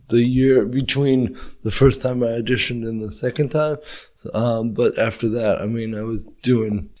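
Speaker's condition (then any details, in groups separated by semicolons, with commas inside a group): Cerebral palsy; brain injury, present from birth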